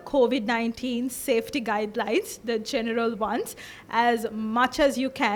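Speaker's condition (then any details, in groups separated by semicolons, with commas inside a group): No condition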